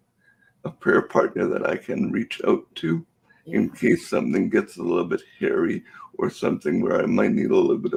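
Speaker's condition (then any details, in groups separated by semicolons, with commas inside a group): Cerebral palsy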